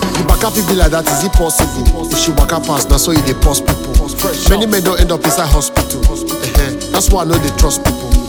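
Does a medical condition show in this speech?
No.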